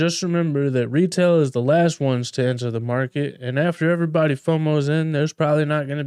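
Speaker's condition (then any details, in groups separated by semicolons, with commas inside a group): No condition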